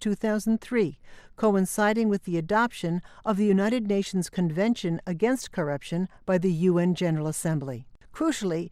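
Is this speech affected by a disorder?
No.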